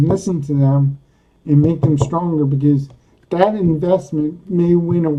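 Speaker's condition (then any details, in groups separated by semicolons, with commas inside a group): Cerebral palsy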